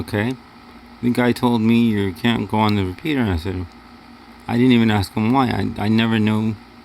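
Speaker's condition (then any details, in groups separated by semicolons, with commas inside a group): Cerebral palsy; wheelchair user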